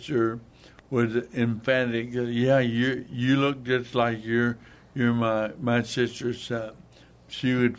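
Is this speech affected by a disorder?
Yes: hemorrhagic stroke; hemorrhagic stroke in basal ganglia, not a clot, right side of body paralyzed; about 8 months since stroke, recovering, wrestling way back; talks funny, voice stressed tonight, speaks slowly and deliberately to be understood, daughter Stacy helps.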